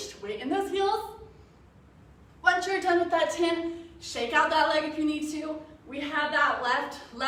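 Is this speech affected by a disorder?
No.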